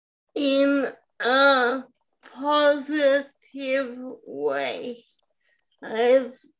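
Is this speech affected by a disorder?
Yes: spastic quadriplegic cerebral palsy; some tightness in all four limbs, wheelchair user; CP accent, sultry disability accent, listeners may need to listen closely.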